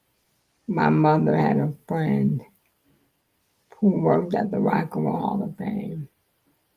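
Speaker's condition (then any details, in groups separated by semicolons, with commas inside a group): Multiple sclerosis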